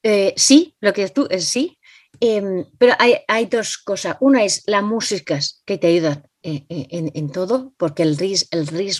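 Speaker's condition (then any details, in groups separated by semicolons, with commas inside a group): Aphasia after stroke; aphasia caused by stroke, hearing intact; cannot speak well, compares self to tourist at home, cannot write, reading affected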